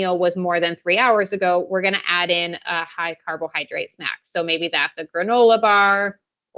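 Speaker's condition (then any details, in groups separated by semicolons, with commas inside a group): No condition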